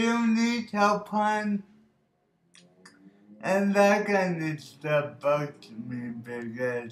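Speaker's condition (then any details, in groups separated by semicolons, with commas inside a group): Birth oxygen deprivation brain injury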